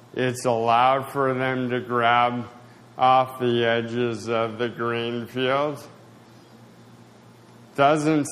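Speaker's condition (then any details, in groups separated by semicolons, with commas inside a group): Spasticity, mild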